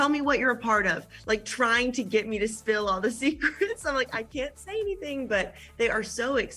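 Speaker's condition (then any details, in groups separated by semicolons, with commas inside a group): No condition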